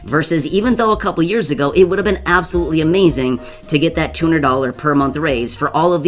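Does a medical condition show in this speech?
No.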